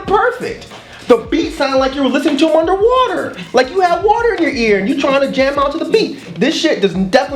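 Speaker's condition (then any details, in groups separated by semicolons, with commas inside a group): No condition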